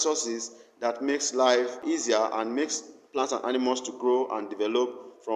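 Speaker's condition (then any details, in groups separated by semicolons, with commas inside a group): No condition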